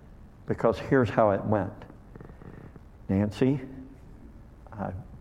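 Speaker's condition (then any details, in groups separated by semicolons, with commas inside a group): Cleft lip and palate; called hair lip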